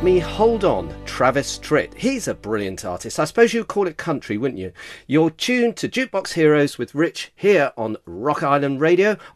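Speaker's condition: No condition

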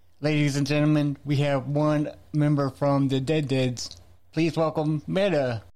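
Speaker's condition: Cerebral palsy; back pain

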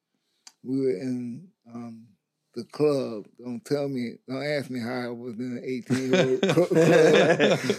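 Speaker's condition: Stroke; stroke at 17, football hit, hydrocephalus, blocked neck artery, surgery Scottish Rite Atlanta, TBI, face transplant; babbling, uncontrollable drooling, slurred speech mother could not understand at onset, persisted after brain surgery

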